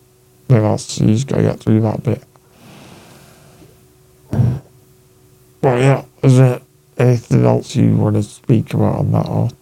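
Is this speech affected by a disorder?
Yes: Duchenne muscular dystrophy; night ventilator, past punctured lung on night ventilator, week in hospital, painful breathing in, healed itself.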